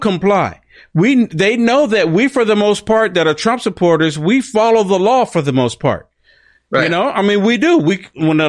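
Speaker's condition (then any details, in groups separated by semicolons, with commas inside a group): No condition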